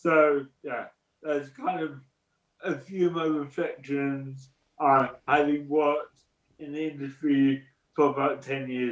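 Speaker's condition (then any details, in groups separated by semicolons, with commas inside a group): Cerebral palsy; present from birth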